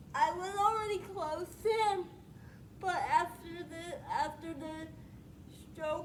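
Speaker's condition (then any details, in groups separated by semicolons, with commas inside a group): Spastic quadriplegic cerebral palsy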